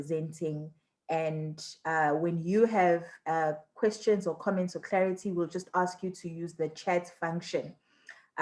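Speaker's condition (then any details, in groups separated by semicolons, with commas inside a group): No condition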